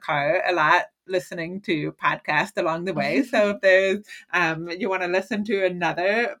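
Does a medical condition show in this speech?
Yes: hearing loss; lifelong hearing loss since childhood, hearing aid and cochlear implant; currently uses hearing aid and cochlear implant.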